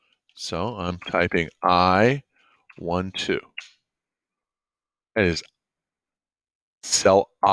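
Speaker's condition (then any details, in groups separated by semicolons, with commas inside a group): No condition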